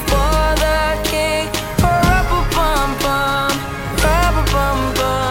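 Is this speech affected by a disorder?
No.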